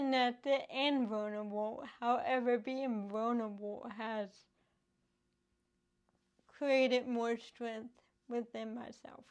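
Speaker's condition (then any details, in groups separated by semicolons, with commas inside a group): Cerebral palsy; speech affected, IOP device for mouth muscles, improved within year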